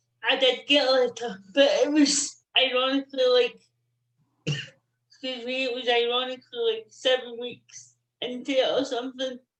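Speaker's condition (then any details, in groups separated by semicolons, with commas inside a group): Cerebral palsy; non-progressive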